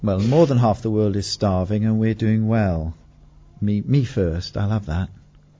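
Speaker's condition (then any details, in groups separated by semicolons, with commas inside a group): No condition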